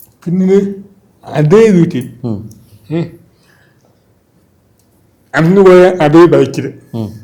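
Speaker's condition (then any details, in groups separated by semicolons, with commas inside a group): Cerebral palsy; from birth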